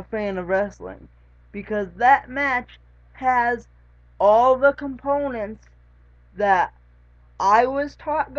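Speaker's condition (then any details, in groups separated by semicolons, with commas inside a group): Cerebral palsy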